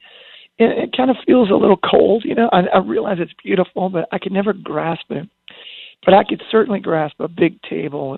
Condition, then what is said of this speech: Spasmodic dysphonia. You can probably tell with my scratchy vocal, even on the phone, that my voice doesn't work and it hasn't gotten any better.